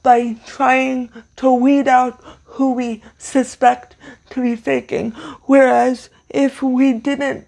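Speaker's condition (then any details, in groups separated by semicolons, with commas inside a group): Cerebral palsy, severe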